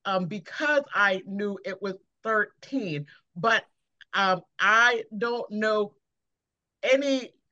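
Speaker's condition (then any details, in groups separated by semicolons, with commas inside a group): Aphasia after stroke; over a year since stroke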